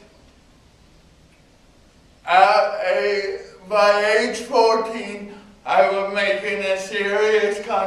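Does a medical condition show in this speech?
Yes: cerebral palsy.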